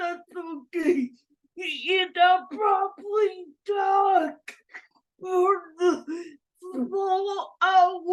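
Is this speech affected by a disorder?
Yes: cerebral palsy; oxygen deprivation at birth.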